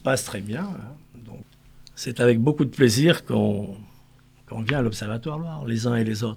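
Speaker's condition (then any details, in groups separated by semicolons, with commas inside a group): No condition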